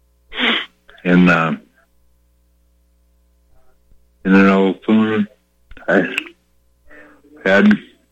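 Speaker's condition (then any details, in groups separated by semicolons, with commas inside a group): Huntington's disease; halting, fragmented sentences, restarts and trails off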